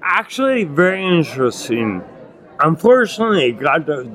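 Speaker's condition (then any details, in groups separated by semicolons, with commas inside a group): Acquired ataxia with dysarthria, acquired; Lance-Adams syndrome; daily poor balance and hand coordination, told no cure or medication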